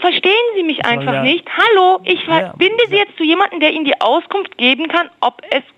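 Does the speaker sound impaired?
No.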